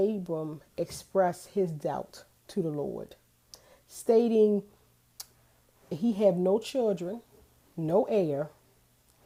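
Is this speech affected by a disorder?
No.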